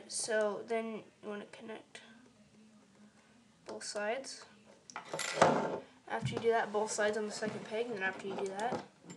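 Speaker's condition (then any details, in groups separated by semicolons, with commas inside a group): No condition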